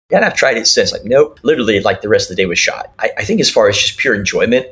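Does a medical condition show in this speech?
Yes: cleft lip and palate; congenital cleft lip and palate, many surgeries in childhood; speech classes in childhood.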